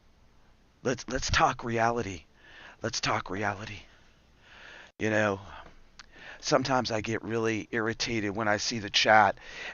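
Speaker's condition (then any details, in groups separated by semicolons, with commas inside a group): No condition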